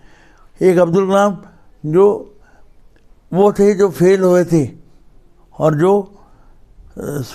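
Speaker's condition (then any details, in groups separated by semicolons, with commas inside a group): Cerebral palsy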